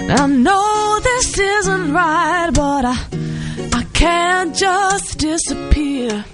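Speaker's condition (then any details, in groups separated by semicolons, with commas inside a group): No condition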